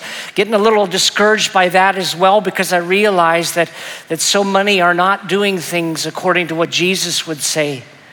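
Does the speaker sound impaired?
No.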